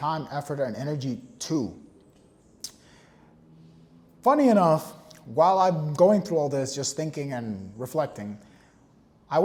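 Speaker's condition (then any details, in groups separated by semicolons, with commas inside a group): No condition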